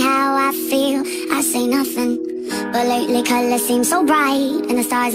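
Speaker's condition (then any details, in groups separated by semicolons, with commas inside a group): No condition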